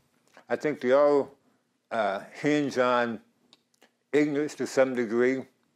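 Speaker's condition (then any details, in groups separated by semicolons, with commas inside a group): Tongue cancer; two types of radiation, later neck cancer, neck surgery; many years since diagnosis, survivor; dry mouth overcome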